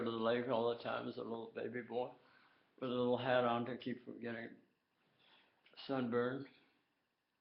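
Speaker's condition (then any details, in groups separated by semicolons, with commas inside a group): Tongue cancer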